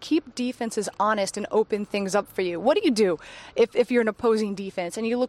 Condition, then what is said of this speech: None; typical speech.